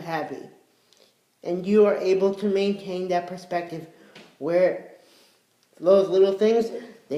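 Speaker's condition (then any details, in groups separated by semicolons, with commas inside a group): Cerebral palsy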